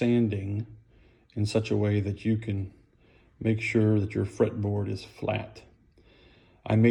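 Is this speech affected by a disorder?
No.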